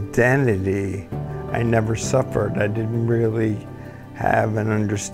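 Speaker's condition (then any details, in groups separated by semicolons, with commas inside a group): ALS; two or more years since diagnosis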